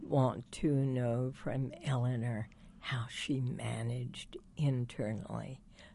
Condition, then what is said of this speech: Spasmodic dysphonia. There are still breaks in the voice.